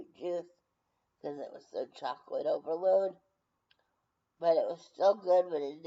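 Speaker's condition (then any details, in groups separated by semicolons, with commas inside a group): Brain injury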